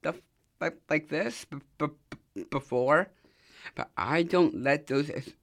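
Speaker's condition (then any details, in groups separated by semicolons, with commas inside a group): Down syndrome; from birth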